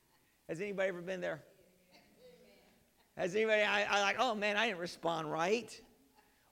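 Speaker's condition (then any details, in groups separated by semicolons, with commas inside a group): No condition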